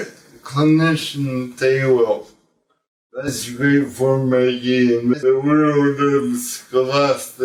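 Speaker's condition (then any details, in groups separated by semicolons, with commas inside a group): Cerebral palsy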